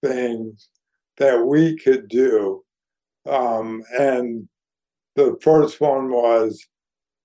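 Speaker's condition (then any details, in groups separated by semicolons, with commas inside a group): ALS; declining health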